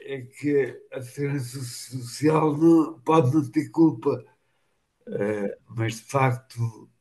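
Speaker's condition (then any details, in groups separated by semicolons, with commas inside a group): Machado-Joseph disease (sca3)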